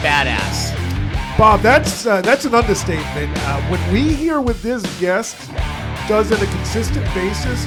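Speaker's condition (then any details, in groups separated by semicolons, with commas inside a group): No condition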